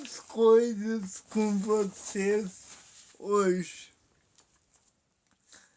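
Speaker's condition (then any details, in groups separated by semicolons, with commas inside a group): Paralysis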